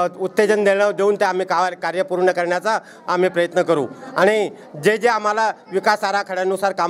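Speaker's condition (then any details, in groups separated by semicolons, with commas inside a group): No condition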